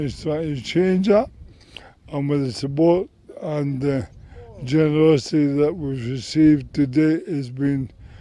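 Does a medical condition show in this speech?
Yes: MND; about 4.5 years since diagnosis.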